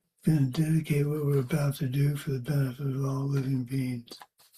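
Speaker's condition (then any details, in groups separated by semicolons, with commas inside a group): Parkinson's; age 73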